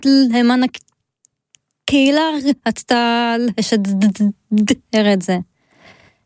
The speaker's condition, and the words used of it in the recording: Stuttering. כי אני רואה כשאת ככה מתרגשת, זה כאילו טיפה יותר חמור.